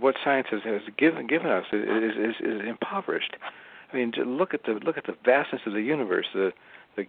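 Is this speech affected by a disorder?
Yes: Parkinson's disease; diagnosed while still working, some years before recording.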